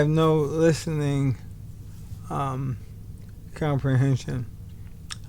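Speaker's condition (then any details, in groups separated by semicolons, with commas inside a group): ALS; bulbar-upper onset, tongue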